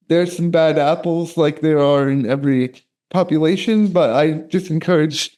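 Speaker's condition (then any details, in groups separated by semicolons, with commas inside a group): Cerebral palsy; speech affected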